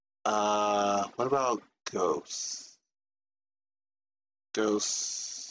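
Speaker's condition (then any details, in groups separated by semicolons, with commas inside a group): No condition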